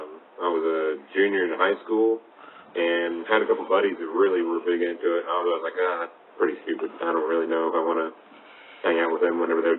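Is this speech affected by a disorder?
No.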